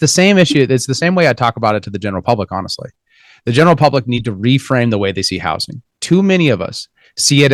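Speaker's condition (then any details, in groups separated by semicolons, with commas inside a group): No condition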